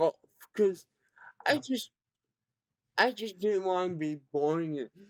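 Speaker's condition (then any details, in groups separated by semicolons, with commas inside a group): Cerebral palsy; present from birth, severe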